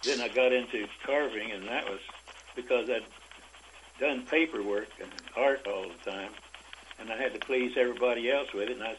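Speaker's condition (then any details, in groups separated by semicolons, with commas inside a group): Parkinson's disease; about 25 years since onset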